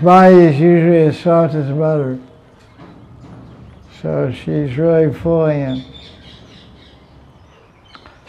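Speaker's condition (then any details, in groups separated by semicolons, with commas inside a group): Deafness; asks audience whether heard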